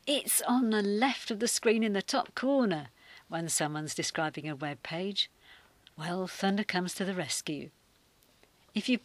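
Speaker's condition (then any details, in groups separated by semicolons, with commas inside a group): No condition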